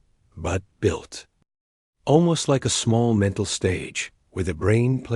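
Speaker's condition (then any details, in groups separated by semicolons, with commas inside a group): No condition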